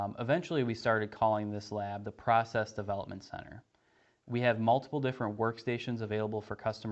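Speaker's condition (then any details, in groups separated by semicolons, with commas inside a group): No condition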